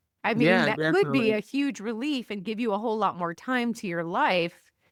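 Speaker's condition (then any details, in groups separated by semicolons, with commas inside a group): No condition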